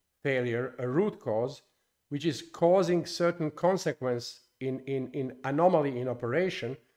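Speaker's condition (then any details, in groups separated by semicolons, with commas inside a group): No condition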